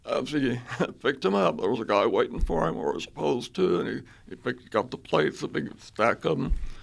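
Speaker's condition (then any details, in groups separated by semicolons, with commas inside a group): Spasmodic dysphonia; involuntary laryngeal muscle spasms, cause unknown; about 15 years since onset, botox into vocal cords six-monthly; voice breaks, strained, strangled, breathy after botox, tightens before injection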